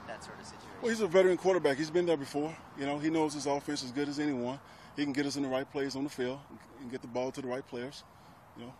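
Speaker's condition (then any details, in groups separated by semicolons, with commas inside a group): No condition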